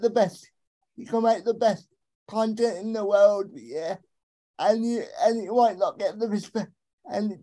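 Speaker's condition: Cerebral palsy; able to communicate, stutters a lot, worse when distracted by several things

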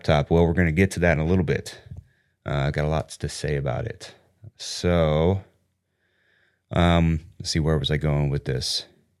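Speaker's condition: No condition

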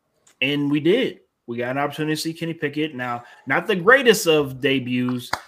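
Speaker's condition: No condition

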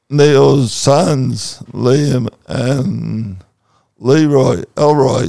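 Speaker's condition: Cerebral palsy

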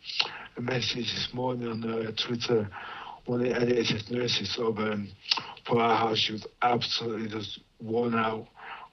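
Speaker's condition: Motor neuron disease; followed by MND

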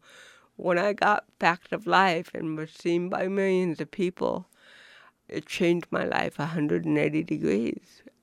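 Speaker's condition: Cerebral palsy; grammatically correct

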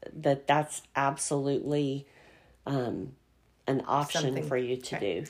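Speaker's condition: Cleft palate; soft palate strengthening exercises from speech pathologist mother, no bony palate, speech learned differently

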